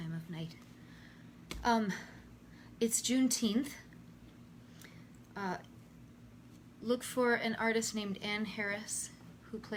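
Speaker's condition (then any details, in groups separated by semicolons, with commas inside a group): No condition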